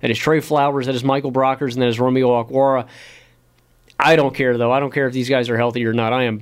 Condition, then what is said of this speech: None; typical speech.